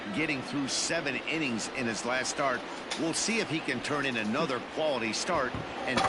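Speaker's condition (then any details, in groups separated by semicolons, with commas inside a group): No condition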